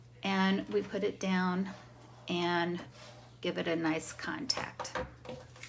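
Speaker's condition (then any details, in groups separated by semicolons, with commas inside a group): No condition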